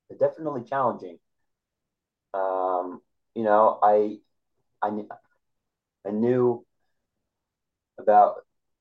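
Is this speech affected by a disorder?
Yes: stuttering; stutter since childhood, known to classmates at earlier school before 7th grade; adult, past college freshman year, working, constantly trying to improve stutter; uses small talk to avoid stuttering, talked little as child, discloses stutter, training others builds confidence; here repeated words, blocks.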